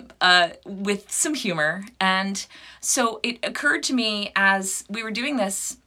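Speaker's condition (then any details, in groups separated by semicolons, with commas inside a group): No condition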